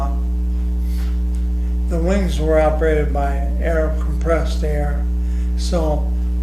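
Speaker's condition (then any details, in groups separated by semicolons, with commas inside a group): ALS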